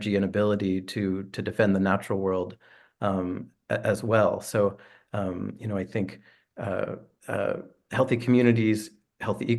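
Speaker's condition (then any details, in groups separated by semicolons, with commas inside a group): No condition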